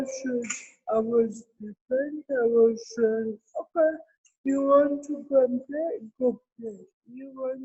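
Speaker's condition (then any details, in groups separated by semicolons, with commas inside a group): Cerebral palsy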